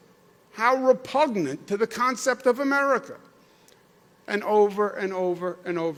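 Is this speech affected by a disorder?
No.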